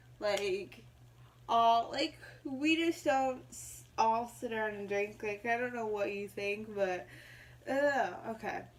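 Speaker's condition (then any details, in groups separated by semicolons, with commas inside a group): Mild cerebral palsy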